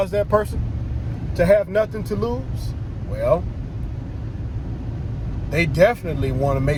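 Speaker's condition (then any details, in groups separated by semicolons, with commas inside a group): No condition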